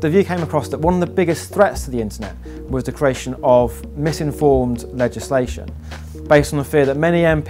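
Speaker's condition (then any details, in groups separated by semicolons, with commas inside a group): No condition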